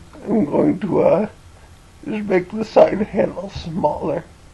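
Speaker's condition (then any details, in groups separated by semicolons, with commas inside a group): Cerebellar ataxia from brain tumour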